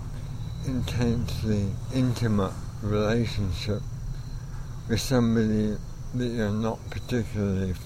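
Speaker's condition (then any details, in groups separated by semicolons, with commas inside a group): ALS; progressive incurable, first sign trouble playing guitar, left arm affected, will eventually destroy movement and breathing; symptoms noticed last year, neurologist said likely ALS, still able to cycle long distances; voice already affected by condition, used to be fairly soft-spoken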